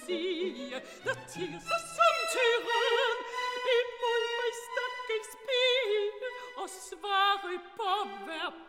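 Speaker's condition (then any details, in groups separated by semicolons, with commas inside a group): No condition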